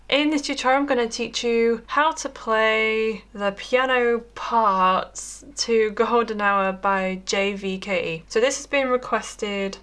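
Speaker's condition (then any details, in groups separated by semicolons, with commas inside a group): No condition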